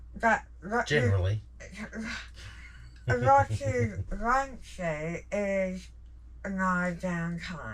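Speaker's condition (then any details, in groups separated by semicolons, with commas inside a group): Jaw cancer surgery; no speech with tracheostomy, speaks since removal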